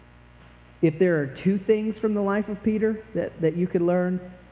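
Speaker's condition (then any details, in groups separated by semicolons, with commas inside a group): No condition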